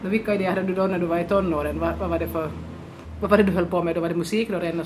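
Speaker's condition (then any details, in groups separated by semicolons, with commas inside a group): No condition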